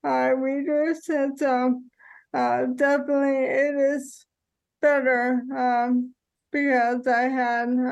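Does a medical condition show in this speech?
Yes: ALS; diagnosed 2014, onset with a finger not working, diagnosis delayed; about 10 years since diagnosis, exercise as intervention, running marathons.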